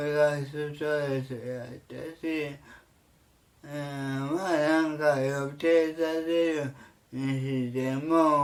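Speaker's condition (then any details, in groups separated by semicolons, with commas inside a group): Cerebral palsy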